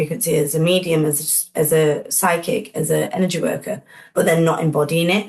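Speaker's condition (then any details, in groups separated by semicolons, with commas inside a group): No condition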